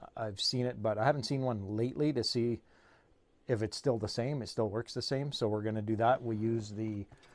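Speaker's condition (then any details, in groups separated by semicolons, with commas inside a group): No condition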